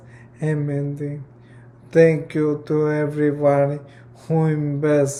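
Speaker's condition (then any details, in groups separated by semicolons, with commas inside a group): ALS/MND; nine months since onset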